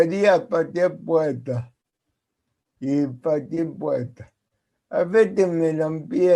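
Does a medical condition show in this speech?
Yes: cerebral palsy.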